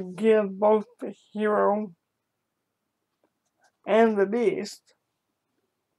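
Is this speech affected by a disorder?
Yes: cerebral palsy.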